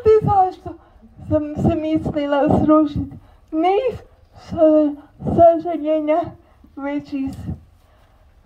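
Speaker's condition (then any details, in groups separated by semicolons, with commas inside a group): Cerebral palsy; severe movement impairment; impaired speech, speech largely retained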